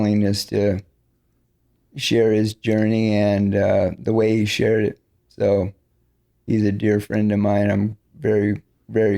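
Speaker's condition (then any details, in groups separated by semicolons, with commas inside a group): ALS; progressive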